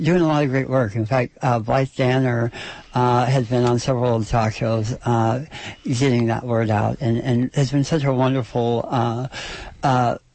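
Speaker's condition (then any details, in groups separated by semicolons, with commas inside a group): Oral cancer surgery; stage 4 oral cancer at 33, right half of face removed and rebuilt, half jaw replaced with fibula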